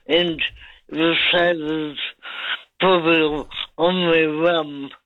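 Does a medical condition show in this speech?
Yes: cerebral palsy; lifelong, affects walking and speech; speech affected all life, people thought her half cut (drunk) due to walk and speech.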